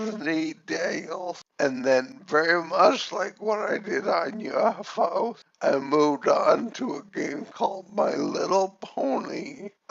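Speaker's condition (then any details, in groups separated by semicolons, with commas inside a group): Cerebellar ataxia from brain tumour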